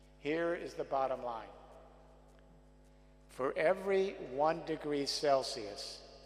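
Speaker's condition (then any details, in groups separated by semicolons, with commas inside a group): No condition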